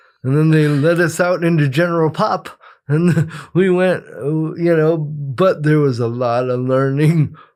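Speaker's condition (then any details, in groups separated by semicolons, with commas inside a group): Cerebral palsy; present from birth; plays soccer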